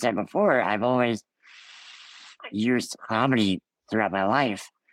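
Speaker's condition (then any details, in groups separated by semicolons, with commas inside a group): Ullrich congenital muscular dystrophy; diagnosed at 4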